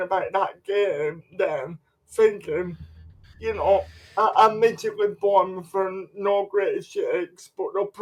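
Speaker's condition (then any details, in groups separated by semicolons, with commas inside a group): Cerebral palsy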